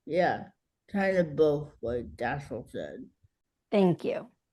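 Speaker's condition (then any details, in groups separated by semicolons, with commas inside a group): Cerebral palsy; speech harder to understand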